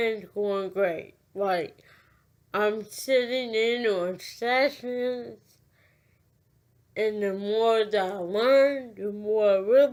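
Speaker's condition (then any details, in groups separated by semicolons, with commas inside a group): Cerebral palsy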